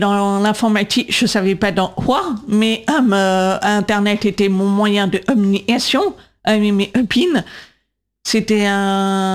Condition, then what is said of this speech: Deafness. Mais l'intelligence artificielle n'a pas été entraînée par les voix atypiques, par les voix accentuées.